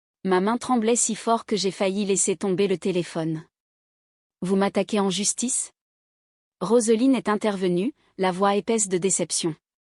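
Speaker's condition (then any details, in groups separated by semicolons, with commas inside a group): No condition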